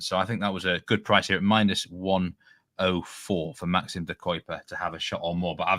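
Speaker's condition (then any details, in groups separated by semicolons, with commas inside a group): No condition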